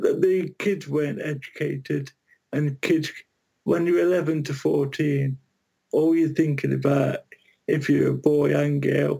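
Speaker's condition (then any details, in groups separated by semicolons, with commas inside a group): Cerebral palsy; increasingly physically unable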